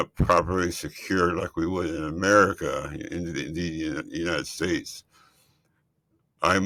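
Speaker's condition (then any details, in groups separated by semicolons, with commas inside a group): Multiple system atrophy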